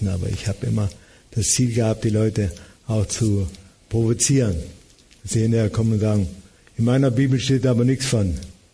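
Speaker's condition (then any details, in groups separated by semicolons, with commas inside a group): Parkinson's disease; diagnosed at age 57, began with resting hand tremor, confirmed by brain imaging; host asks for his voice to be made louder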